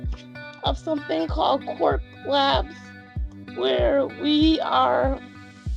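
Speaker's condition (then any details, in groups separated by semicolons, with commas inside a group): Cerebral palsy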